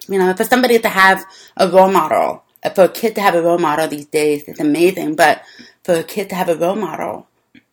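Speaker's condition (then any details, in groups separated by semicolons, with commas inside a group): Deafness; deaf since childhood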